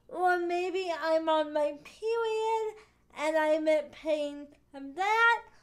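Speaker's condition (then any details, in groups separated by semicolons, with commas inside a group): Cerebral palsy; whole body, all four limbs; affects speech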